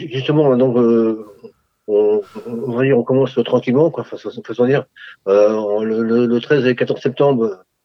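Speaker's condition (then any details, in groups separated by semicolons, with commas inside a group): Parkinson's disease; regular table tennis with able-bodied players, Ping Pong Parkinson championships for 4 years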